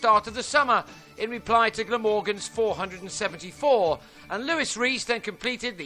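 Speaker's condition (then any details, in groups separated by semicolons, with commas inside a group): No condition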